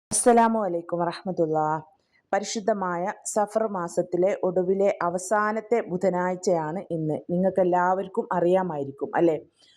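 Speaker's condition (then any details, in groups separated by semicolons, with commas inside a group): No condition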